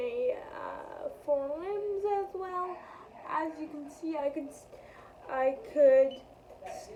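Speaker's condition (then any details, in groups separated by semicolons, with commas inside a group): Cerebral palsy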